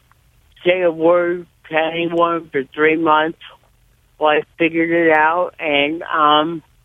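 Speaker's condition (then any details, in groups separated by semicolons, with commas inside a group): Cerebral palsy; severe cerebral palsy from birth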